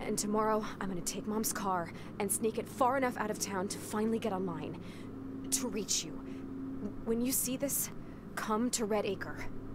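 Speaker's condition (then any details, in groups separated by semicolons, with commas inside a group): No condition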